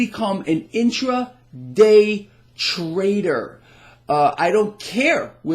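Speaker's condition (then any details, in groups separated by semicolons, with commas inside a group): No condition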